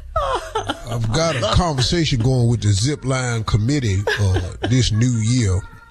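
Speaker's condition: No condition

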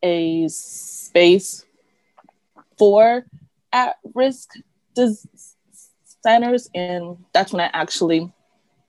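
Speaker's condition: Stuttering; uncle and triplet siblings also stutter; frequent pauses, needs deep breaths while speaking, part-word repetitions; prolonged sounds, blocks

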